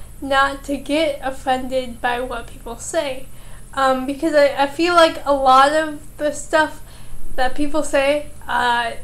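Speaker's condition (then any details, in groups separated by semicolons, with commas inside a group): Cerebral palsy, mild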